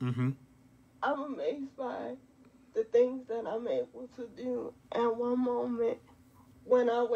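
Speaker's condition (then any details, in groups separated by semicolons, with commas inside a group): Quadriplegic cerebral palsy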